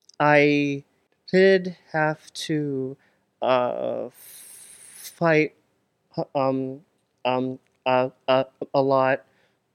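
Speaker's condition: Stuttering; long-standing stutter, present through school years; repeated sounds

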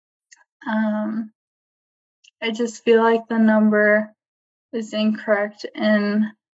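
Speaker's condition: ALS, limb onset; about 10 months since diagnosis, seeing speech language pathologist at clinic, voice and swallowing monitored, voice banking

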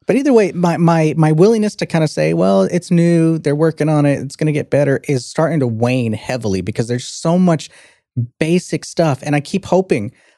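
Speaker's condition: No condition

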